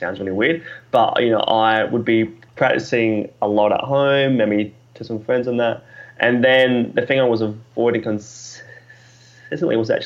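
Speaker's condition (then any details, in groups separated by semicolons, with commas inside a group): Stutter; stutter since school years, dropped out of high school over speech, planned never to speak again; deliberate speaking practice, reading, speaking techniques, articulation work, interviews, speaking gigs, keynotes; stutter overcome to a certain degree, fluency affected by sleep, calmness or anxiety; prolonged sounds, blocks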